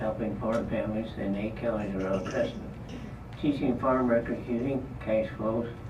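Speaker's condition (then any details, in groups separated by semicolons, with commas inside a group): Parkinson's disease; trouble talking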